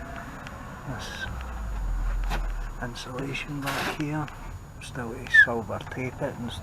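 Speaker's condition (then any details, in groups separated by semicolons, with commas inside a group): No condition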